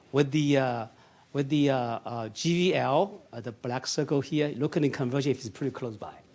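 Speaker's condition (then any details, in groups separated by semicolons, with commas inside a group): No condition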